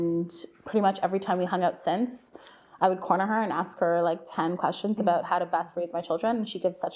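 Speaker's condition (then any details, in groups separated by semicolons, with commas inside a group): No condition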